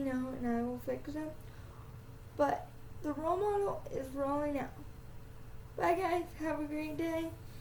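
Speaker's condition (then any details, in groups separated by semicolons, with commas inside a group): Cerebral palsy, spastic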